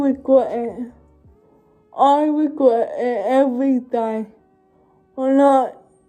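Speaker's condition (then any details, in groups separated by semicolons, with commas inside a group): Cerebral palsy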